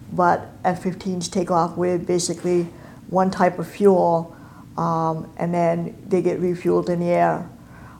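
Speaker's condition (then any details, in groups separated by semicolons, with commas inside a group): Cleft palate and cleft lip; congenital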